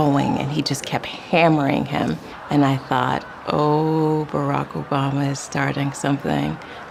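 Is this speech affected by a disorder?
No.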